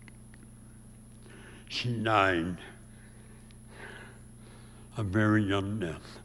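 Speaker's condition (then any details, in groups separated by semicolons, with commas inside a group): Severe speech impediment; from early childhood, could not talk at all as young child, first operation in North Dakota hospital; white woman taught tongue movement, chewing food and speaking, impediment heard on radio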